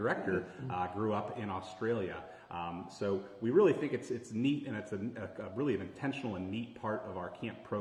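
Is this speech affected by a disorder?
No.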